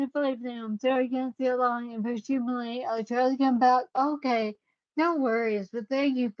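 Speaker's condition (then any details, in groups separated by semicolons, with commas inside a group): Cerebellar ataxia; caused by brain bleed, unsteady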